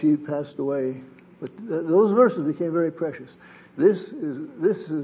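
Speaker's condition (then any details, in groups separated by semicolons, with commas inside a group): Parkinson's disease; sleep disrupted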